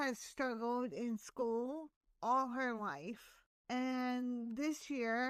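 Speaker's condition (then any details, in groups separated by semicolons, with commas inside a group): Hemiplegic cerebral palsy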